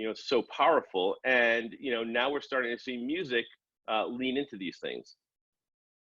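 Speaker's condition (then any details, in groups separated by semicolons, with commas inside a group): No condition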